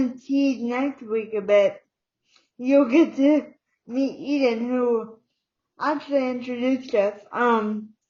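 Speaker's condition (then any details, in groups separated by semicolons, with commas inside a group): Cerebral palsy; uses wheelchair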